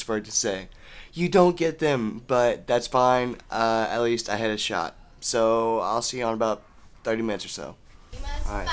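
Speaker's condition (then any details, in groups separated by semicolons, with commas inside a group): No condition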